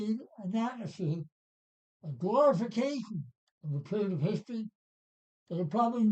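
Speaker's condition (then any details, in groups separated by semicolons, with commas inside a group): Parkinson's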